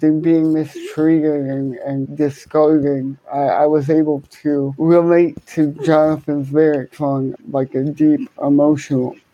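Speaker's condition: Cerebral palsy, hemiplegia

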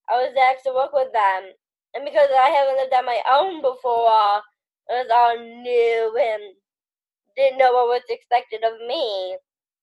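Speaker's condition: Down syndrome

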